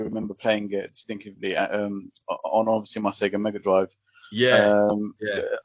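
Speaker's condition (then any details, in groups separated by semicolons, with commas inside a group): No condition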